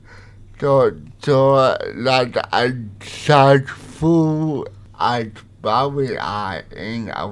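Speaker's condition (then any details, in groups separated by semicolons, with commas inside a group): Cerebral palsy; interview combines own voice with audio typed on Lightwriter communication device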